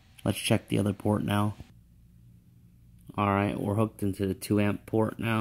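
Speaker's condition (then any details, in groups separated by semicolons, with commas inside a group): No condition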